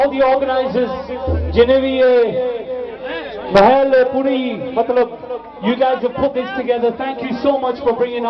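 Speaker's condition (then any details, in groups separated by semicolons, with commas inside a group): No condition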